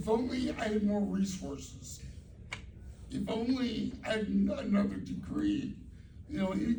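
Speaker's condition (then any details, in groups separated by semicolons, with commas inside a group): Cerebral palsy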